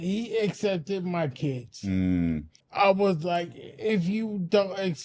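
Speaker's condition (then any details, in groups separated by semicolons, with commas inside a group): Anoxic brain injury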